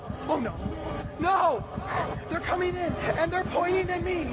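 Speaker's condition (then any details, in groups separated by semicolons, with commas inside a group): No condition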